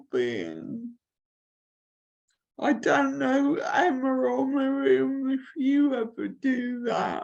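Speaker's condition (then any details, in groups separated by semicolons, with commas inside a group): Cerebral palsy; from birth, affects limbs and neck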